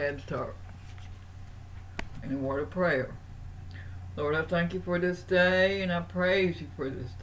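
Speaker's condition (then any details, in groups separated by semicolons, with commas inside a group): Parkinson's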